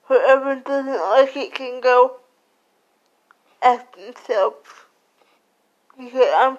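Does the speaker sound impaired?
Yes: cerebral palsy; slurred speech.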